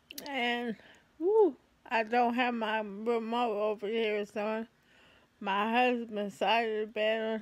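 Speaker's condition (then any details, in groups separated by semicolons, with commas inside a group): ALS; affects hands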